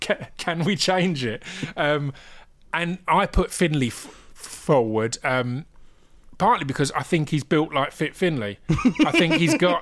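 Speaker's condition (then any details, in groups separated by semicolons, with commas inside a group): Stammer; persistent difficulty with hard g sounds; struggles with hard g, avoids words starting with hard g, stutters and sputters, words catching; repeated sounds, prolonged sounds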